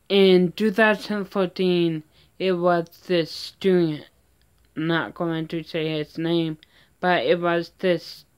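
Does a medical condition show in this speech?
Yes: mild cerebral palsy.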